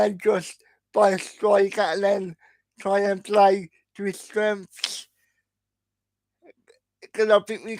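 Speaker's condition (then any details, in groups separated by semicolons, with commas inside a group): Cerebral palsy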